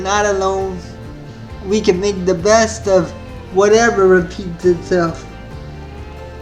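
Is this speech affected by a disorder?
Yes: spastic cerebral palsy.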